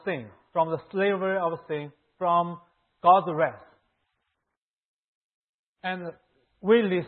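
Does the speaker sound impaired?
No.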